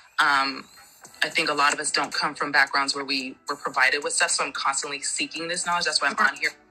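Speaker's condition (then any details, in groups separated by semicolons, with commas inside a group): No condition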